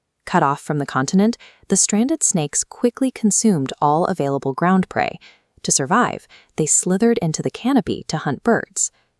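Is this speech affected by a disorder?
No.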